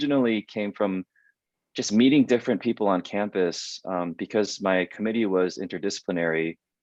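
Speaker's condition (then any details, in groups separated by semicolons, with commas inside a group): No condition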